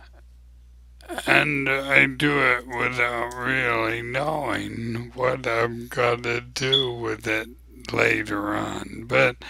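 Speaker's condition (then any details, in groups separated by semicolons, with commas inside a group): ALS; abnormally slow voice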